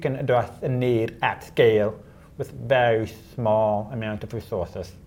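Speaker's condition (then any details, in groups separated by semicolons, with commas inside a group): Deafness; unable to make phone calls unaided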